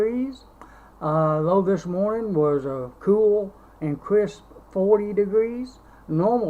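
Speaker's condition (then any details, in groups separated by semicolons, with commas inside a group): No condition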